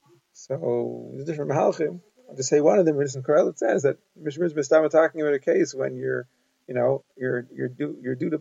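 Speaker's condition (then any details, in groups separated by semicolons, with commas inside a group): No condition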